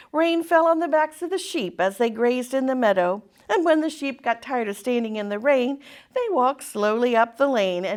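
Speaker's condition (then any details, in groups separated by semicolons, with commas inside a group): No condition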